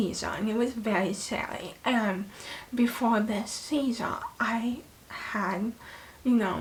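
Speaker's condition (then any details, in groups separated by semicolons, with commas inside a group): Hemiplegic cerebral palsy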